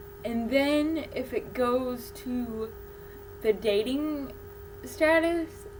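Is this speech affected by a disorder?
Yes: cerebral palsy.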